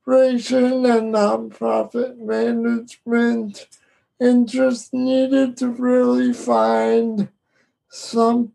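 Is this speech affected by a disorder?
Yes: cerebral palsy; less need felt for physical therapy.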